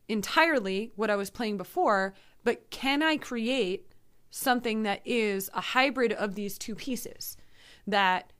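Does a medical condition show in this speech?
No.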